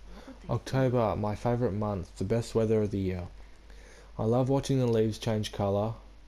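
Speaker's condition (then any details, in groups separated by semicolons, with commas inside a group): No condition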